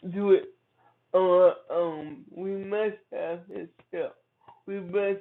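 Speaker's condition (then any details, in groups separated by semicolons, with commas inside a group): Cerebral palsy; from birth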